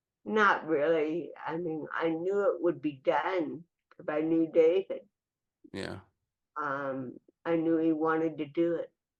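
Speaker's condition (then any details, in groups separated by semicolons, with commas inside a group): Cerebral palsy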